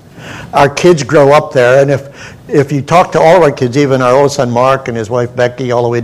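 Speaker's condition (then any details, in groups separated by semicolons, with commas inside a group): No condition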